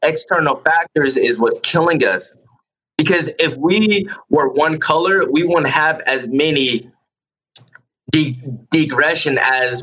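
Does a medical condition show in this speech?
Yes: stuttering; developmental stuttering, severe, present since birth, self-practice through YouTube vlogging to overcome it; here repeated sounds, prolonged sounds.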